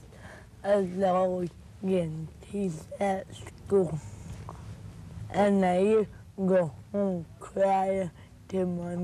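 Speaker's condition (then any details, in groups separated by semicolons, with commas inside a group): Cerebral palsy; speech improved over past year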